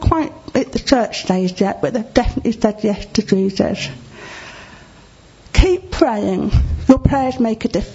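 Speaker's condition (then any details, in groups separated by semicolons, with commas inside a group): Deafness; needs to see speaker's face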